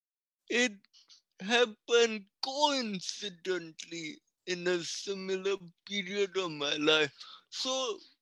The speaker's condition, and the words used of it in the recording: Cerebral palsy. It can affect you physically or mentally, but I'm not mentally affected, only the physical, the walking and the speech and the coordination part.